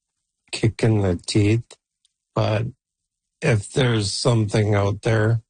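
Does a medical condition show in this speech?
Yes: ALS; Elon Musk's N1 brain implant for controlling a computer by thought; currently communicating by computer; communicating by computer via N1 brain implant.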